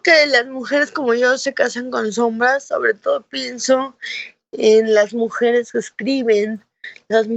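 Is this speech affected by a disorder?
Yes: cerebral palsy.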